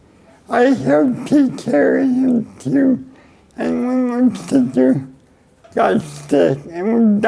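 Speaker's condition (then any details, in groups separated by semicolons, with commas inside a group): Cerebral palsy; neck surgery went badly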